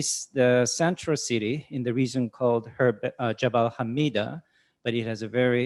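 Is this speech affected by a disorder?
No.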